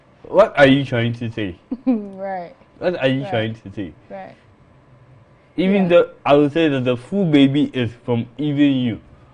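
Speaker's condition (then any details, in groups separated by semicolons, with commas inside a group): Cerebral palsy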